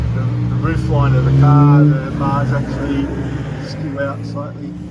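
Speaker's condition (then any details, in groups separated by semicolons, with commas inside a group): No condition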